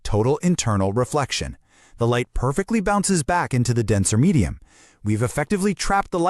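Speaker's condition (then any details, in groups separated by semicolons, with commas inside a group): No condition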